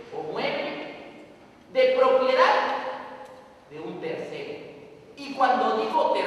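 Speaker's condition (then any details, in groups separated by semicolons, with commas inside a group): No condition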